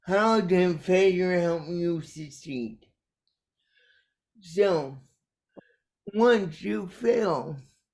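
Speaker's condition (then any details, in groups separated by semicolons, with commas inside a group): Cerebral palsy; caused by brainstem aneurysm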